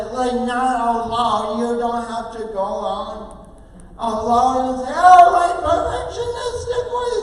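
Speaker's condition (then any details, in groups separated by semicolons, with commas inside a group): Oxygen-related condition, speech impairment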